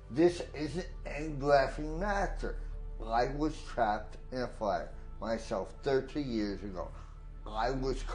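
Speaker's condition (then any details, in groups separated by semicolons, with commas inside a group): Voice box damage from tracheostomy; brain injury from smoke inhalation, carbon monoxide poisoning, voice box damaged by medic's trach tube; about 30 to 32 years since injury, cannot write, lost fine motor skills; cannot sing as before, ongoing voice challenge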